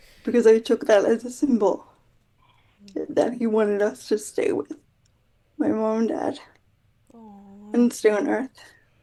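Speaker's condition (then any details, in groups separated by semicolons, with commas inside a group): Quadriplegic cerebral palsy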